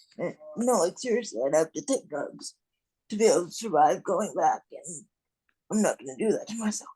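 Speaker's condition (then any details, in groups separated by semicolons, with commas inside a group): Cerebral palsy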